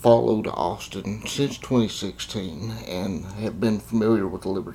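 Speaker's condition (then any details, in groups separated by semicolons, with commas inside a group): Cerebral palsy; confined to a wheelchair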